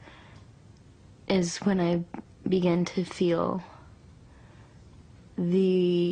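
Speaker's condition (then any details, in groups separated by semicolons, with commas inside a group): Cerebral palsy, severe; severe stutter, marijuana eases tension and helps speech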